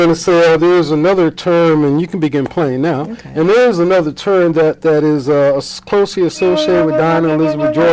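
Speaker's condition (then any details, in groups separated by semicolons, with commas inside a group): No condition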